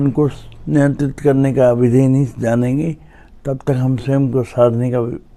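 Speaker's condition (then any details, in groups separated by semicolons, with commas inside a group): Cerebral palsy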